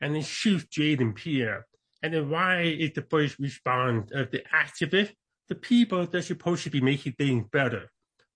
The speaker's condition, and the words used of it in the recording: Deafness. So I will do my best to be clear as possible.